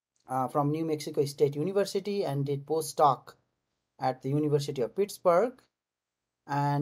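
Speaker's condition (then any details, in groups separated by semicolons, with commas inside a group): No condition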